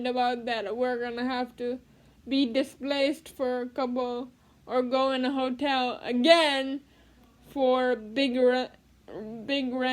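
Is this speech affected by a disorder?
Yes: cerebral palsy; speech therapy.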